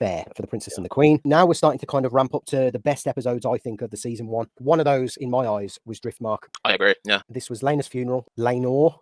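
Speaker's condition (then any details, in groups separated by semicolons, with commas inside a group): No condition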